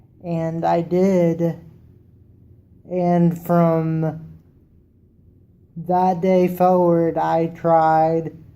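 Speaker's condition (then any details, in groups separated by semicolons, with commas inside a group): Cerebral palsy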